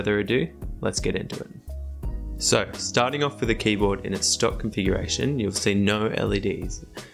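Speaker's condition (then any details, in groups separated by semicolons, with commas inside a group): No condition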